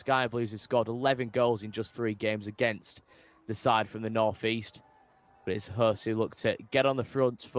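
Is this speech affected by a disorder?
No.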